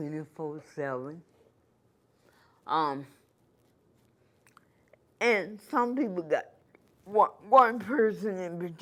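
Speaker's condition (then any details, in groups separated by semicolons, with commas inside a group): Cerebral palsy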